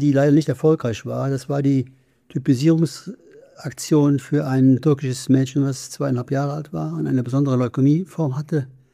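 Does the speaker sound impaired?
Yes: Parkinson's disease; numbness right foot, glasses slipped from hand, deep brain stimulation: two brainstem electrodes, pacemaker in chest; speech therapy, nine weekly exercise sessions incl. therapeutic boxing, Ping-Pong Parkinson, DBS largely replacing medication; speech therapy trains facial muscles against freezing face and speech against decline, going well.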